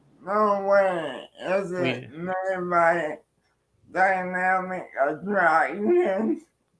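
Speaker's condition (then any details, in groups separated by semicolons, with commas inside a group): Cerebral palsy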